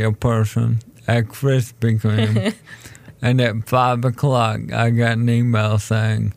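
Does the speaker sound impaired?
Yes: ALS; diagnosed almost 4 years ago.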